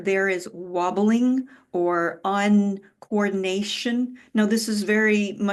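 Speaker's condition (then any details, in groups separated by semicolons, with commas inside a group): No condition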